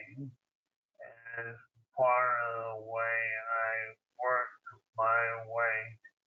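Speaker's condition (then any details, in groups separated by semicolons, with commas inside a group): ALS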